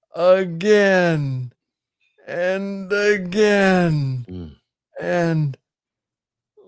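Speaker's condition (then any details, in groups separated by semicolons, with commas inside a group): Parkinson's disease; young onset, about age 30; speaks slowly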